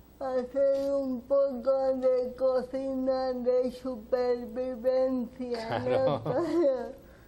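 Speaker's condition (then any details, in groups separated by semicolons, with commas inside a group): Cerebral palsy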